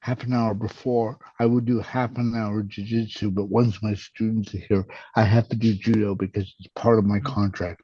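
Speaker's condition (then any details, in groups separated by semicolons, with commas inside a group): Cerebral palsy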